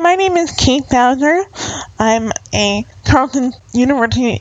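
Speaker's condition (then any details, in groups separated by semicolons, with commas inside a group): Cerebral palsy; cerebral palsy from brain damage at birth, uses wheelchair, support service dog Jax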